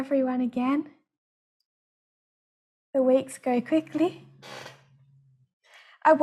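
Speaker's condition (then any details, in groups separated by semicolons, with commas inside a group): No condition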